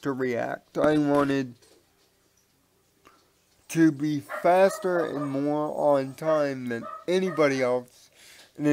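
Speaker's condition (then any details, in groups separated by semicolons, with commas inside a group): Cerebral palsy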